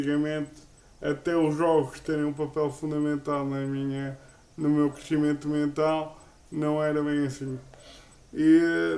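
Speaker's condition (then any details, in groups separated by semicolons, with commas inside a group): Cerebral palsy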